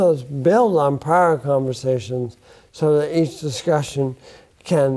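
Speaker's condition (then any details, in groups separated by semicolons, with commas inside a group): Bulbar onset ALS; affects speech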